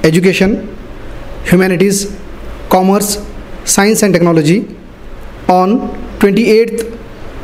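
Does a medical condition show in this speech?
No.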